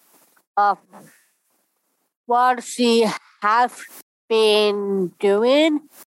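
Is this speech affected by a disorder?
Yes: Down syndrome; congenital.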